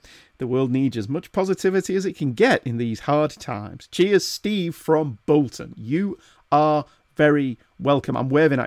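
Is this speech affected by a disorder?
No.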